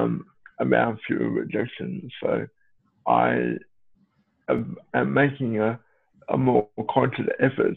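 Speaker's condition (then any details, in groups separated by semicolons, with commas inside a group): Cerebral palsy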